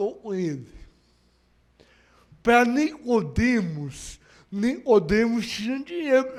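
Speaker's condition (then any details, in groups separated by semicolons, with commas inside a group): Cerebral palsy; no speech as child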